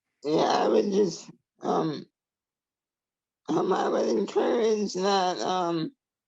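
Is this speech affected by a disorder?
Yes: traumatic brain injury.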